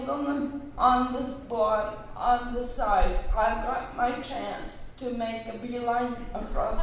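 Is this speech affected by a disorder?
Yes: cerebral palsy; present since childhood.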